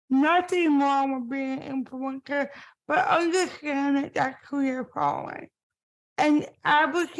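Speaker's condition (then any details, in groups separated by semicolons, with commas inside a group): Spastic cerebral palsy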